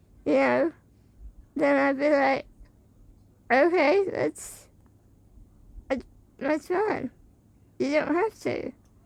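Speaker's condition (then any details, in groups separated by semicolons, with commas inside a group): Spinal muscular atrophy type 2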